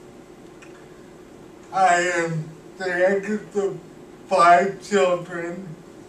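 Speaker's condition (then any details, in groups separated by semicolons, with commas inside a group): Cerebral palsy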